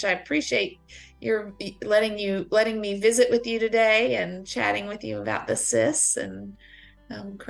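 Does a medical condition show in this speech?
No.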